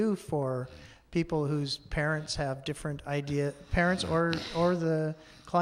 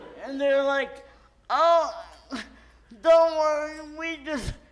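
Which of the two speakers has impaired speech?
The second: cerebral palsy; from birth, uses wheelchair; adult, no physical therapy in childhood.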